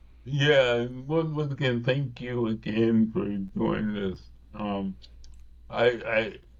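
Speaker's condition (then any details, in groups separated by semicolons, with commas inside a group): Cerebral palsy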